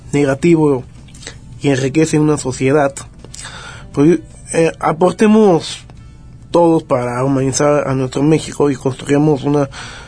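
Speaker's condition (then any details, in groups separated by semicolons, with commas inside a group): Down syndrome; congenital, trisomy 21, age 24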